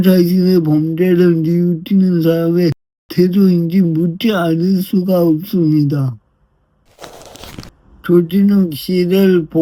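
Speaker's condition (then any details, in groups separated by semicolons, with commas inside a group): Brain lesion disability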